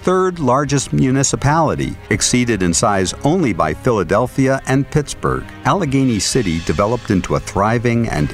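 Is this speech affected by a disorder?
No.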